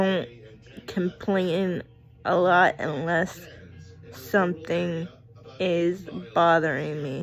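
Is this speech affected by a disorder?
Yes: cerebral palsy.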